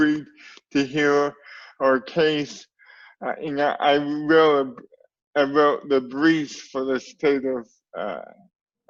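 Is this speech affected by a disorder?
Yes: cerebral palsy.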